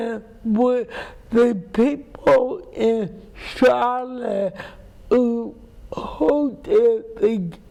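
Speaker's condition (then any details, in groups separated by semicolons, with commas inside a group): Cerebral palsy; speech impairment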